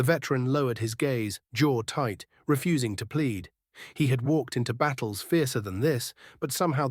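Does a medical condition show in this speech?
No.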